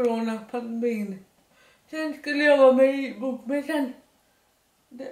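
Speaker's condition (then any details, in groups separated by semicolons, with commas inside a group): Dyskinetic cerebral palsy; dyskinetic form, severe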